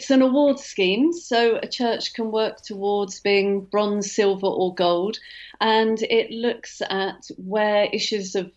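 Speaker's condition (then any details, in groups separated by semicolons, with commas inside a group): No condition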